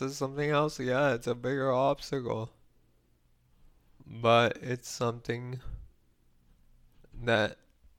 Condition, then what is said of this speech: ALS (motor neuron disease). I went through this when my voice got weaker.